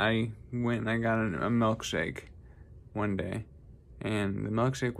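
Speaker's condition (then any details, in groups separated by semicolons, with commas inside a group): Traumatic brain injury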